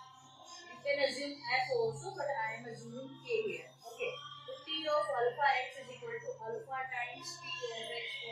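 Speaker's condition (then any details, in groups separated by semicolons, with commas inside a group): No condition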